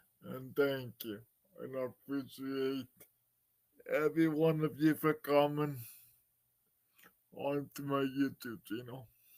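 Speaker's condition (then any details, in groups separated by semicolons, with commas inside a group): Cerebral palsy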